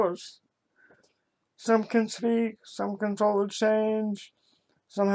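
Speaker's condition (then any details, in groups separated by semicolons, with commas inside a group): Cerebral palsy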